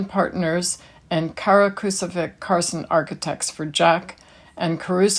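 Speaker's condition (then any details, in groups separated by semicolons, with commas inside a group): No condition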